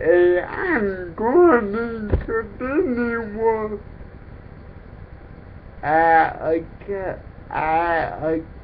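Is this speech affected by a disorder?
Yes: cerebral palsy.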